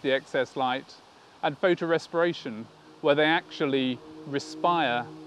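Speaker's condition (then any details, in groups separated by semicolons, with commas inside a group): No condition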